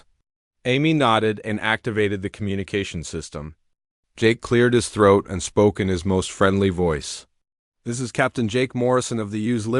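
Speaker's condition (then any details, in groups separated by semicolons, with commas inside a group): No condition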